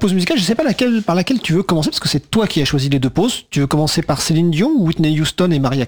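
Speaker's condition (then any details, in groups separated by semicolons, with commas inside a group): No condition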